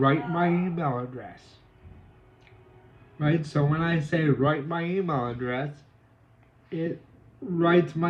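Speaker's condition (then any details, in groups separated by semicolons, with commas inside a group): Cerebral palsy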